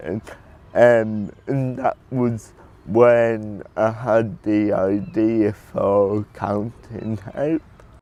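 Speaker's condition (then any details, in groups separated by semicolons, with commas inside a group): Cerebral palsy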